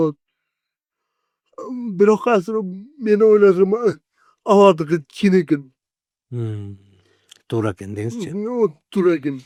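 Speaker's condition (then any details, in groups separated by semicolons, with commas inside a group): Cerebral palsy; 40 years with condition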